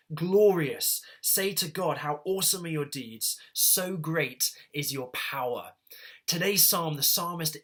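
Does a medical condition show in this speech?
No.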